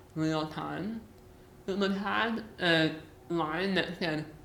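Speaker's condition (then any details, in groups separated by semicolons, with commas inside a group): Muscular dystrophy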